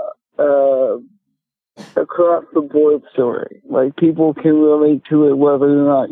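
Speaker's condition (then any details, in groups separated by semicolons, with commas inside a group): Cerebral palsy; speech affected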